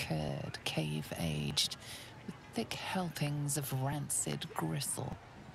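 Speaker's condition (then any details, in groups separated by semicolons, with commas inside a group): No condition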